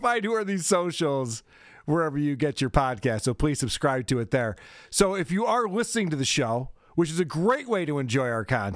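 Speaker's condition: No condition

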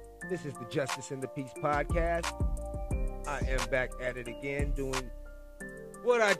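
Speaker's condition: No condition

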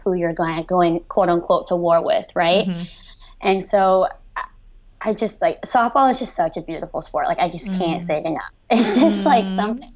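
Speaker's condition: Cleft lip and palate, severe

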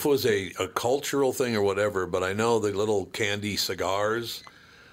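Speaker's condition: No condition

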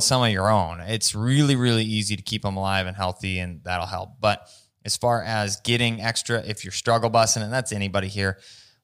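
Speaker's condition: No condition

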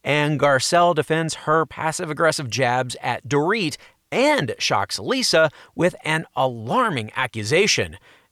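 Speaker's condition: No condition

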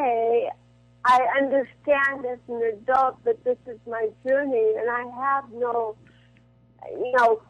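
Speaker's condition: Cerebral palsy; dependent on Botox

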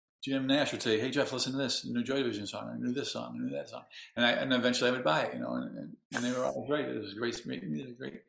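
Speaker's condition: Parkinson's disease; onset age 42, 19 years since, medicine four times daily plus Indian bean, hospital physical therapy; tremor largely controlled, tips over a lot, balance problems, some regression, trying new drugs, daily exercises; hard on voice, needs about two weeks of singing practice to regain voice

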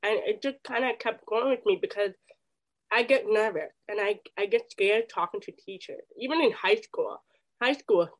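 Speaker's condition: Deafness, hard of hearing; relearned hearing, communicating and speaking

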